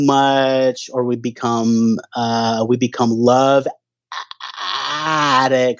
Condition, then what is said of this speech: Stuttering. Since listening to your podcast, I'm either stuttering more or I'm just more aware of it, but I definitely notice it a lot now.